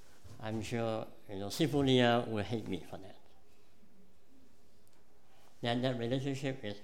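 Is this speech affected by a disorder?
Yes: cleft palate; congenital cleft palate.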